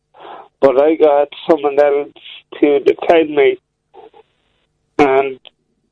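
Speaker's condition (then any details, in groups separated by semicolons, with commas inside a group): Slurred speech, mild; slurred speech since fall from two-story window at age three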